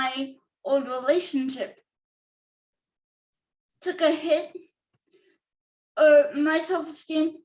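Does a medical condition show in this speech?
Yes: cerebral palsy; affects all four limbs.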